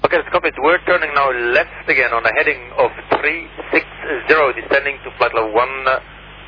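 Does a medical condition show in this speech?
No.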